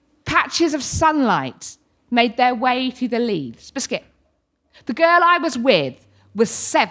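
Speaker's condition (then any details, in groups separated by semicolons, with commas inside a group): Tourette syndrome; involuntary vocal tics, hedgehog, cats, random phrases, obscene tics, speech control lost during fits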